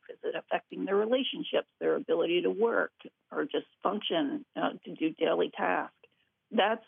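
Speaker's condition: No condition

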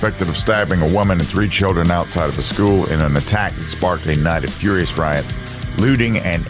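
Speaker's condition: No condition

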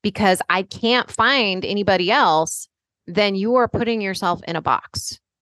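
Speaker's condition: No condition

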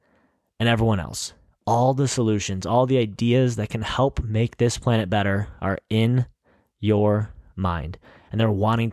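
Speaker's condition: No condition

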